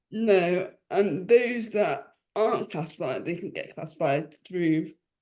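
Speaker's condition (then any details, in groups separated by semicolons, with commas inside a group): Cerebral palsy and dystonia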